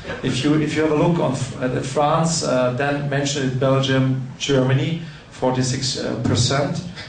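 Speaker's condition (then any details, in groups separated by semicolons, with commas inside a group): No condition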